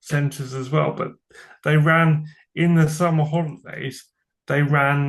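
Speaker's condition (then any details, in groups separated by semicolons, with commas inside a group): Cerebral palsy; from birth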